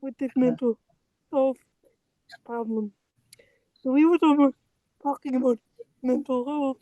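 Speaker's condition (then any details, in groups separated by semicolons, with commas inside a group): Cerebral palsy; walks, attends walking therapy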